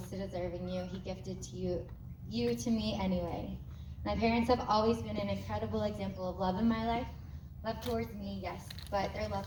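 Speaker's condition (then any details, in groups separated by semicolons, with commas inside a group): No condition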